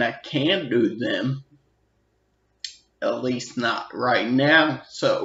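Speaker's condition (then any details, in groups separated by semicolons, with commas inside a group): Non-traumatic brain injury (abscess)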